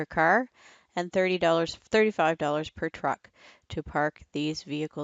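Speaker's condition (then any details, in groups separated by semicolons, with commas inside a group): No condition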